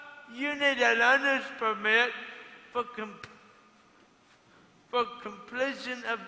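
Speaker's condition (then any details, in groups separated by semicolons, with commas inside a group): Cerebral palsy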